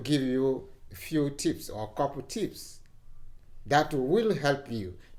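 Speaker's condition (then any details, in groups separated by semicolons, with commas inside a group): No condition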